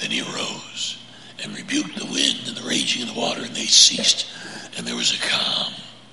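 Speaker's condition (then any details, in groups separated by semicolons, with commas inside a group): Laryngeal cancer; no spread on MRI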